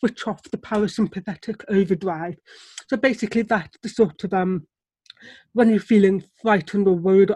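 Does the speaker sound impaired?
Yes: deafness; relies on lip reading.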